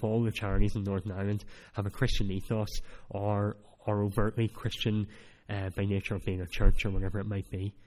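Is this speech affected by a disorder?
Yes: cleft palate; speech not that clear at times.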